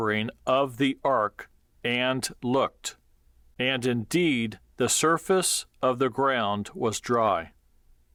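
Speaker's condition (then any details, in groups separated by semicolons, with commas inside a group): No condition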